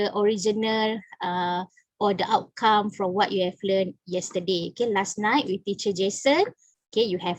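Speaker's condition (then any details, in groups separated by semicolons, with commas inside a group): No condition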